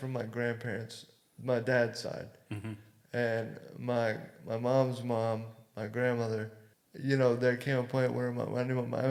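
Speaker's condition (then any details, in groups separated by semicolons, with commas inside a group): Cerebral palsy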